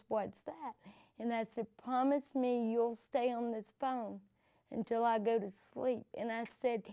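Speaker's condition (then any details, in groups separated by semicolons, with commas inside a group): Cerebral palsy; from birth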